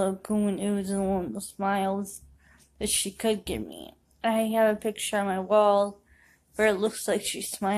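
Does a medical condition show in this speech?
Yes: cerebral palsy; affects walking.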